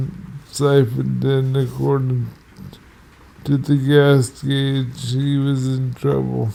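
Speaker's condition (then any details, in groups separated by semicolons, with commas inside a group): Multiple sclerosis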